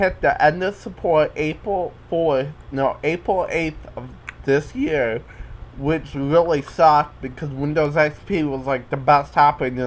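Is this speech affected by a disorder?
Yes: cerebral palsy.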